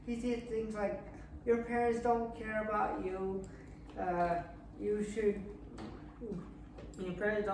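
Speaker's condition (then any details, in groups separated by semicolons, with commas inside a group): Cerebral palsy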